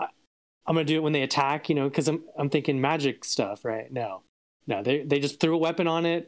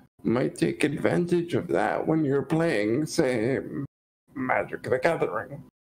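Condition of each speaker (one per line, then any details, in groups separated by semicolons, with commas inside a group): No condition
Cerebral palsy; quadriplegia, from birth, right side affected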